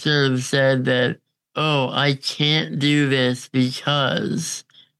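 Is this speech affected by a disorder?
Yes: congenital muscular dystrophy; uses ventilator, goes out downtown independently with ventilator.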